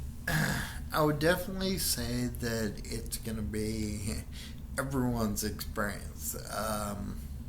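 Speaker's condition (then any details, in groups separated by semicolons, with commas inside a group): Friedreich's ataxia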